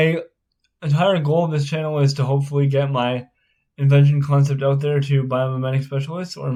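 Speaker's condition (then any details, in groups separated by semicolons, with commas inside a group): Spastic cerebral palsy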